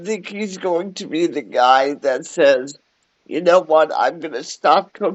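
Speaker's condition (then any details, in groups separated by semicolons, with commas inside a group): Cerebral palsy; cerebral palsy, wheelchair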